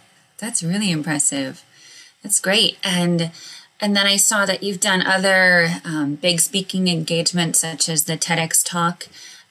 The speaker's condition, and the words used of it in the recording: No condition.